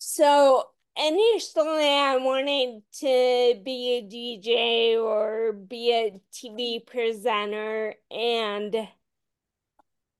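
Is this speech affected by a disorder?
Yes: Friedreich's ataxia; voice worsened, cadence and slurring getting worse.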